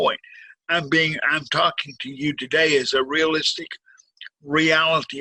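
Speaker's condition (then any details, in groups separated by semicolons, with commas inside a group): Cerebral palsy, severe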